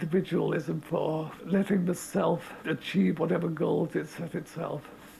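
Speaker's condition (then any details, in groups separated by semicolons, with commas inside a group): Motor neurone disease; completely immobile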